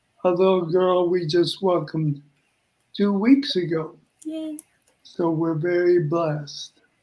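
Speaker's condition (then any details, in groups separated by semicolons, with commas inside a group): ALS; mainly affects voice and breathing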